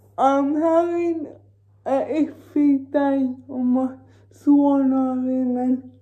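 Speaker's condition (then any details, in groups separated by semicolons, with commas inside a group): Cerebral palsy; uses feeding aid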